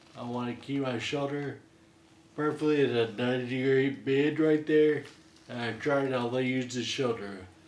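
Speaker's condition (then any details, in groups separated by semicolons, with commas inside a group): Friedreich's ataxia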